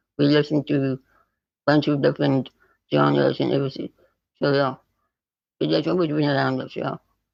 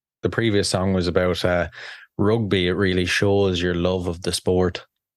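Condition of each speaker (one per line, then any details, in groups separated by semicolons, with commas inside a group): Spinal muscular atrophy type 2; type 2, progressive muscle wasting
No condition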